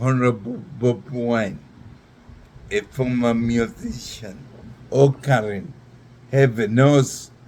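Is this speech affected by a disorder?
Yes: neurological disease.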